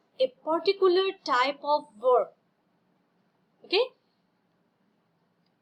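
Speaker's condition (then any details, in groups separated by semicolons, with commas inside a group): No condition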